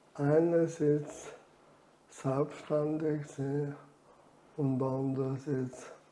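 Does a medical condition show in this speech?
Yes: ALS; reduced air makes talking effortful.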